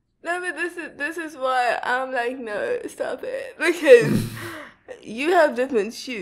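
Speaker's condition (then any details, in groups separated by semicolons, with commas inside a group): Cerebral palsy; spastic quadriplegic, brain damage; speech not very clear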